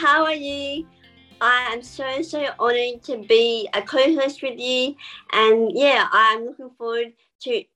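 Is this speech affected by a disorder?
Yes: bilateral cleft lip and palate; congenital bilateral cleft lip and palate.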